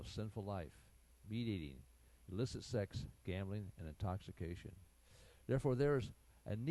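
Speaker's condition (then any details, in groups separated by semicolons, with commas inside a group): No condition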